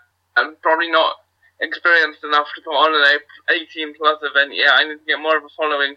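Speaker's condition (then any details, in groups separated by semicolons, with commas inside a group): Cerebral palsy; wheelchair user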